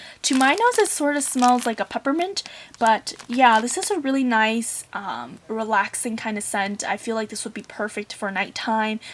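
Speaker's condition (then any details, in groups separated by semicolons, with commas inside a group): No condition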